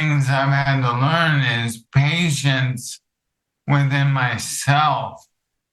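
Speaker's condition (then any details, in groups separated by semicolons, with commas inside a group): ALS; affects vocal cords; hard to talk long, less clear speech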